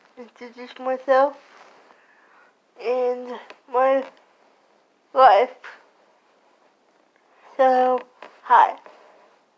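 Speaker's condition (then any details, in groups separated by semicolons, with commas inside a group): Cerebral palsy; cerebral palsy affecting whole body; slurred speech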